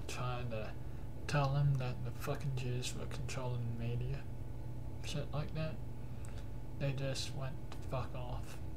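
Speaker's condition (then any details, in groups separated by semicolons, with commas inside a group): Cerebral palsy; cannot stand beyond 10 minutes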